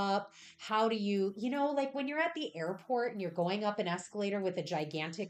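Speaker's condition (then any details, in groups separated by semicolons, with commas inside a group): No condition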